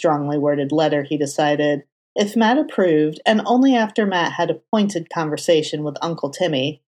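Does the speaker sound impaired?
No.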